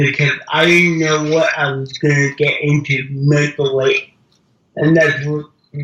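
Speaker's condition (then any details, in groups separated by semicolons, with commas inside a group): Cerebral palsy; wheelchair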